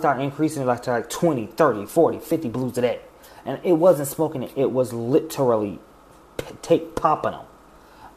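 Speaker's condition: No condition

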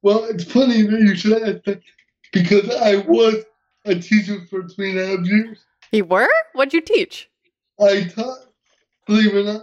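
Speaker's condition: Cerebral palsy; uses wheelchair, hearing intact

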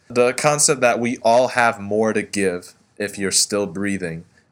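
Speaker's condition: No condition

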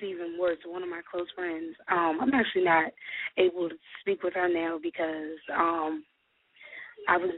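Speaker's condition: No condition

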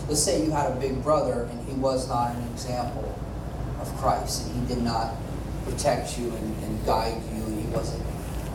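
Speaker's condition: No condition

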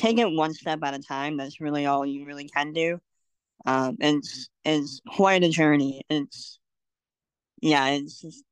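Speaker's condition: Cleft lip and palate; congenital

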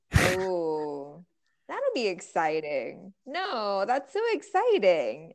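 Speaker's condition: No condition

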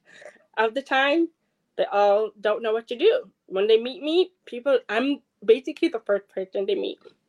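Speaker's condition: Deafness, acquired at age four; speaks verbally with own voice

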